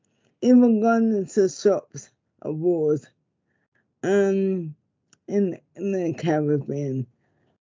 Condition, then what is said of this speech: ALS (motor neuron disease). And only that my speech sounds different, you know.